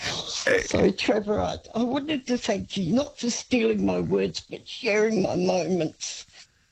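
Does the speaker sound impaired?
Yes: Parkinson's; hands slower than brain, uses wheelie walker, past hospital stays; hands and brain still active; voice sometimes does not hold up, words sometimes lost.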